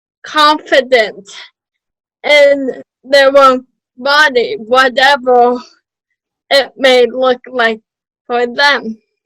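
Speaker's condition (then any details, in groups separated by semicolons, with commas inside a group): Cerebral palsy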